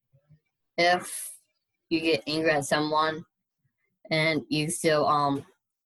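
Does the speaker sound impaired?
Yes: Down syndrome; extra copy of chromosome 21, low muscle tone, heart surgery, eye surgery and other surgeries in childhood, thyroid removed; adult, 22 years old.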